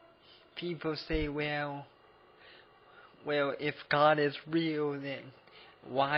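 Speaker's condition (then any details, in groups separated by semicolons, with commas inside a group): Cerebral palsy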